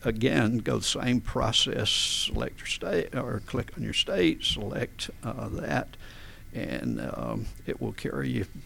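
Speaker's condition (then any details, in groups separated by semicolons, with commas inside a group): Spasmodic dysphonia; adductor spasms, vocal folds slam together, voice problems when speaking to groups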